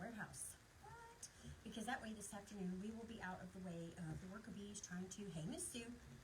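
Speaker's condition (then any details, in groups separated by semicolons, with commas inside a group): No condition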